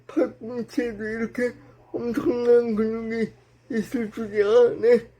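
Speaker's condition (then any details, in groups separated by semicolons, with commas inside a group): Brain lesion disability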